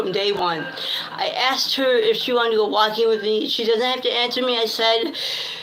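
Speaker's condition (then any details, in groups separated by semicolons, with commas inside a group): Cerebral palsy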